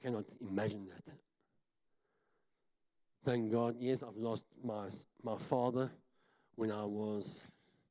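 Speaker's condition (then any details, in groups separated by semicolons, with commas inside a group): Cleft palate; talks funny, self-described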